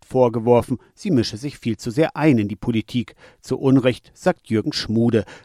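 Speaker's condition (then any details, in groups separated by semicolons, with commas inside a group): No condition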